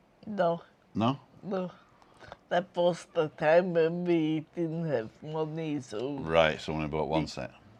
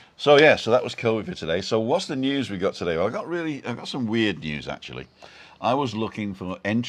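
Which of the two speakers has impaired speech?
The first: multiple sclerosis.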